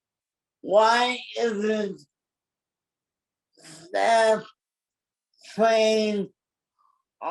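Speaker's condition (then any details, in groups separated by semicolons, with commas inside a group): Cerebral palsy; from birth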